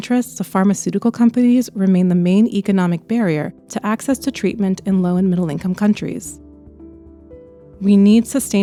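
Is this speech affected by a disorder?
No.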